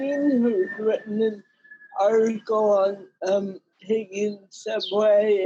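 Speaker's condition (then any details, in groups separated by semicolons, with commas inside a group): Cerebral palsy; mild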